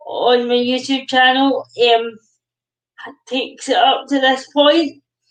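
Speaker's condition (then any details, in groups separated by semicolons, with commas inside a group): Cerebral palsy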